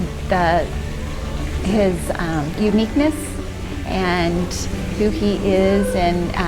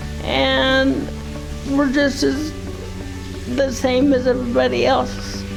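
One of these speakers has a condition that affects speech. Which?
The second: cerebral palsy.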